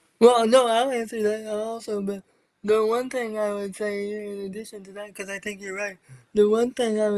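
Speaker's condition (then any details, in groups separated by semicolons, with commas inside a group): Cerebral palsy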